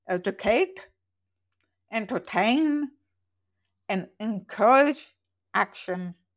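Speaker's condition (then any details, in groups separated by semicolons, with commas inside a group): Profoundly deaf, congenital; hearing aid wearer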